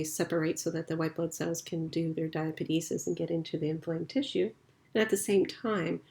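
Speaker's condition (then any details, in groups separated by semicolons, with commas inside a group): No condition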